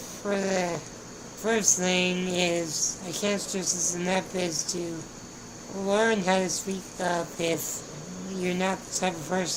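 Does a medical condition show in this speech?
Yes: spinal muscular atrophy.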